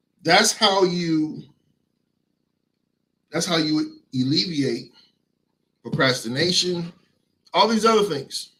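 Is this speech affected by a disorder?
No.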